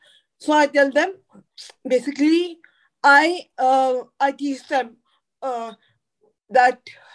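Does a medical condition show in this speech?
Yes: cerebral palsy; could not talk in early life.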